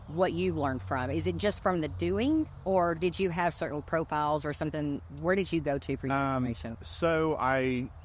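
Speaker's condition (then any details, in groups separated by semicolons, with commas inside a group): No condition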